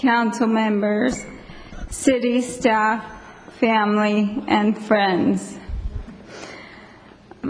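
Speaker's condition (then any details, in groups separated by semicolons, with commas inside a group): ALS; speech audibly affected, swallowing and breathing issues, worsening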